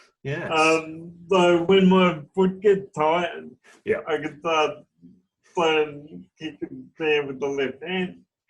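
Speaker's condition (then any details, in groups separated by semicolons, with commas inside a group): Cerebral palsy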